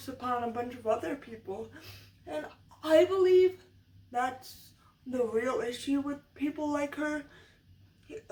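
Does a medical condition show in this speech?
Yes: cerebral palsy, severe.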